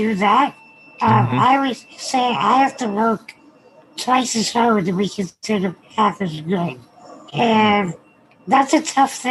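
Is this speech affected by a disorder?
Yes: spinal muscular atrophy; wheelchair.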